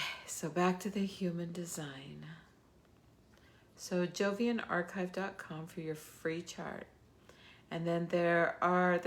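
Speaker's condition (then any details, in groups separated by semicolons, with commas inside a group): No condition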